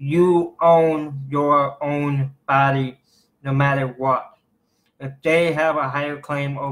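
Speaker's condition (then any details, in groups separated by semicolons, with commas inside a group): Cerebral palsy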